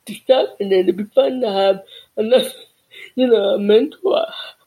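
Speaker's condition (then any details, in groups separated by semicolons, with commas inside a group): Deafness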